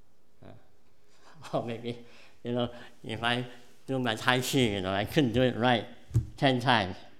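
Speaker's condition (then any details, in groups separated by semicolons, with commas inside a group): Cleft palate; congenital cleft palate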